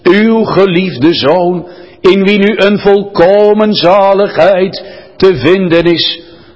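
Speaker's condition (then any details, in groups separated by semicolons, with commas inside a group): No condition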